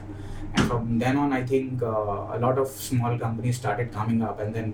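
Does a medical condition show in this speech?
No.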